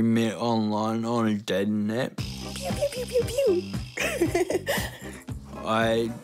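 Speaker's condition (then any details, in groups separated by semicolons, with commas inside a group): Friedreich's ataxia; genetic degenerative, affects balance, coordination, speech, legs, heart; diagnosed about ten years ago, wheelchair user, stands with difficulty, fatigue; slurred speech, progressively worse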